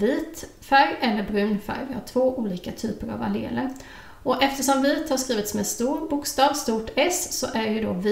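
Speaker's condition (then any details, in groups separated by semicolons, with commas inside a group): No condition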